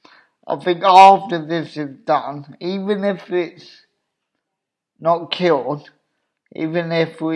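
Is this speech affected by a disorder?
Yes: cerebral palsy; obvious speech impediment.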